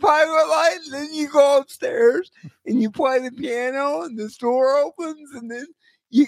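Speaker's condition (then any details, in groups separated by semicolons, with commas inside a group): Cerebral palsy; voice always shot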